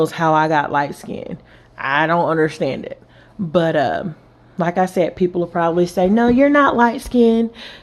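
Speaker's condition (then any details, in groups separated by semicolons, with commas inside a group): No condition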